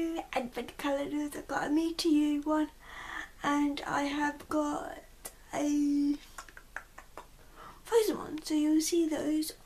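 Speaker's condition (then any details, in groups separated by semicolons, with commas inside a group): Cerebral palsy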